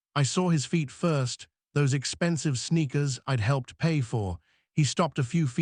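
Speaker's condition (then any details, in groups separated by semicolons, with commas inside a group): No condition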